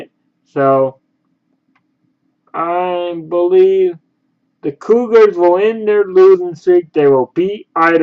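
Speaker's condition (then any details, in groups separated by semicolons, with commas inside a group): Cerebral palsy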